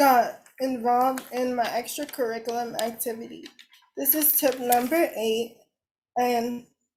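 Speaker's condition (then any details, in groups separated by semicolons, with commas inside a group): Cerebral palsy; uses wheelchair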